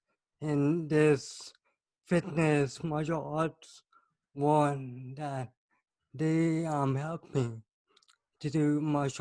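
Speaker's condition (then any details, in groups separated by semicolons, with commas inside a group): Cerebral palsy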